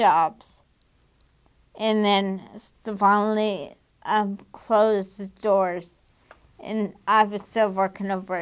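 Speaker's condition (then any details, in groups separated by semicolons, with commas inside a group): Damaged diaphragm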